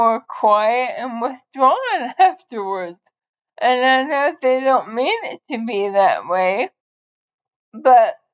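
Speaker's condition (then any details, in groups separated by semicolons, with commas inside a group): ALS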